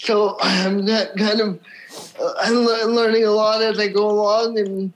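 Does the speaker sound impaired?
Yes: cerebral palsy; from birth, wheelchair user; chronic pain, gradual progression over years, medication for bladder spasms.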